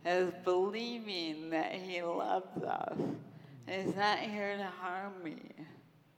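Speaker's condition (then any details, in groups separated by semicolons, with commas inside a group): Friedreich's ataxia; progressive, wall-supported gait then wheelchair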